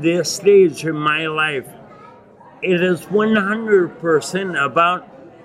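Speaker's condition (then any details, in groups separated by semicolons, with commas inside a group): Acquired ataxia with dysarthria, acquired; Lance-Adams syndrome; brain damage after Legionnaires' pneumonia from contaminated jacuzzi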